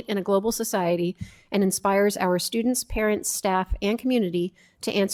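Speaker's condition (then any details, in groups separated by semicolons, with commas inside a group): No condition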